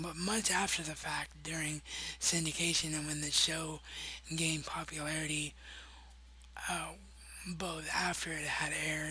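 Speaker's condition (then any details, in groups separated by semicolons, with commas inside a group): Cerebral palsy; wheelchair bound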